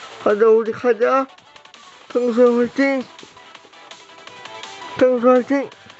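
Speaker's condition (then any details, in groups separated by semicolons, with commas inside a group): Brain lesion disability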